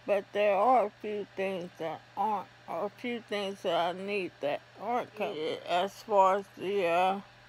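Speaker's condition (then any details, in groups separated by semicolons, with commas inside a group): ALS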